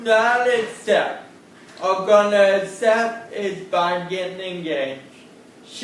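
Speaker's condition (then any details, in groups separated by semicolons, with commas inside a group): Cerebral palsy; since birth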